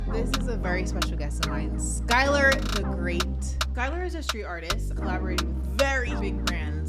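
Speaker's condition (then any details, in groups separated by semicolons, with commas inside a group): No condition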